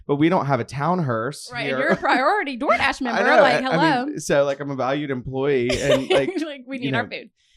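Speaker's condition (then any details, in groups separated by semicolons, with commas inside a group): No condition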